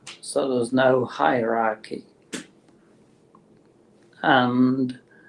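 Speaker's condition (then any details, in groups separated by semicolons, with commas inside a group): Motor neurone disease; terminal, no cure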